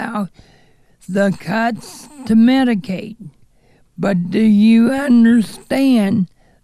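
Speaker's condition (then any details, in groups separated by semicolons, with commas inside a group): Cerebral palsy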